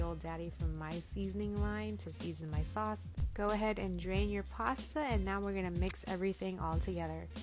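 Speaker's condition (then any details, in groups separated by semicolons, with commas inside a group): No condition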